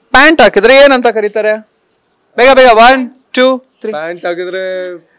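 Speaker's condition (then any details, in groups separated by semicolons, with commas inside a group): No condition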